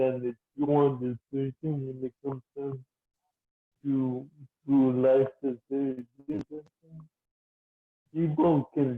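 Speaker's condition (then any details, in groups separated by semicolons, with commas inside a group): Cerebral palsy, mild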